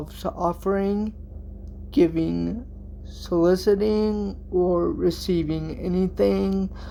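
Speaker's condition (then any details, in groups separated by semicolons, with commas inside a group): Cerebral palsy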